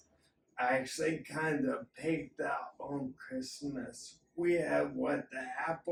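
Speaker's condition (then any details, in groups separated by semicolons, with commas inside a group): Acquired ataxia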